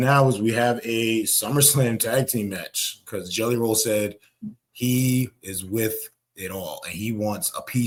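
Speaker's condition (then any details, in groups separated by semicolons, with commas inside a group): No condition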